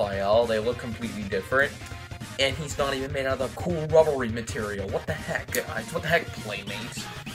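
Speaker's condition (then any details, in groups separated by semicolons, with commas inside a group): No condition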